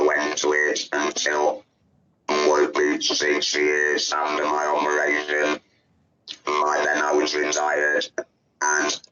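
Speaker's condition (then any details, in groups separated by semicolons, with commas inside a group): Laryngectomy; laryngectomy for larynx cancer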